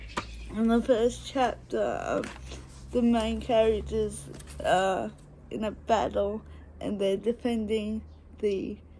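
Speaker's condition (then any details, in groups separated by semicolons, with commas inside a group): Cerebral palsy; affects walking and speech, dribbling, falls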